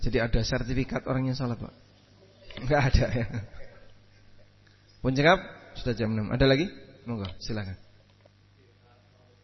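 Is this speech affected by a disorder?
No.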